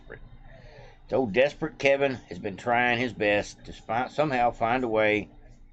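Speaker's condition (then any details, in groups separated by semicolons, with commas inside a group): No condition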